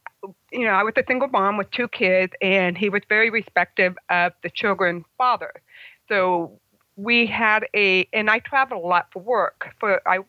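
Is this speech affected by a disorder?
Yes: congenital hearing loss, congenital, about 75% hearing loss; cannot hear motorcycle engine or tires, relies on other cues to shift gear.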